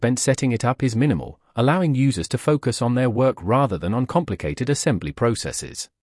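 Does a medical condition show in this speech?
No.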